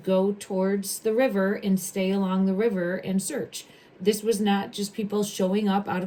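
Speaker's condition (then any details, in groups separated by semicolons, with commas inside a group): No condition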